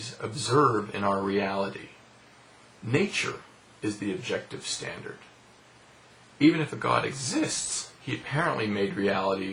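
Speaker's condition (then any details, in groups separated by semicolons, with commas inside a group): No condition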